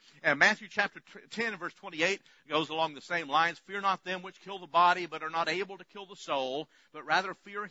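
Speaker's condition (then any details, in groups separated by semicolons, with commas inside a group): No condition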